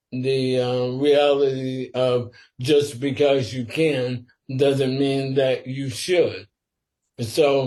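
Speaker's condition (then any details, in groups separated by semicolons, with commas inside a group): Sporadic ALS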